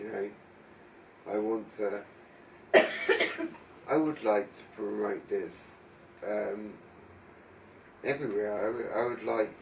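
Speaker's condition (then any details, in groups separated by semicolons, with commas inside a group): Traumatic brain injury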